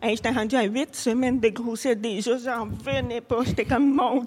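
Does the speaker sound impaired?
Yes: hard of hearing; deafness, cochlear implant, implant removed at night and kept in dehumidifier box, no hearing without implant, most of family deaf.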